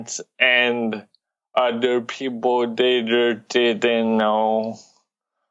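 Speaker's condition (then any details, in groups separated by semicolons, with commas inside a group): Cerebral palsy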